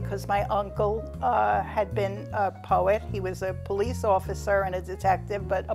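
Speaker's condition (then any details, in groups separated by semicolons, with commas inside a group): No condition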